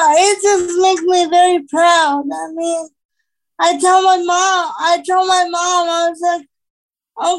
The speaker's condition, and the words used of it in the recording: Cerebral palsy. Which meant I was losing oxygen, and that comes to play with some of my speech difficulty is because of the loss of oxygen.